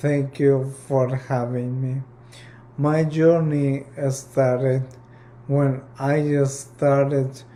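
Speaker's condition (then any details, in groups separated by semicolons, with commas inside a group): ALS/MND; nine months since onset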